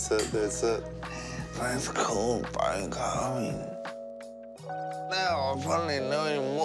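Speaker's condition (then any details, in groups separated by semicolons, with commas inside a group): Brain injury; long rehab to regain talking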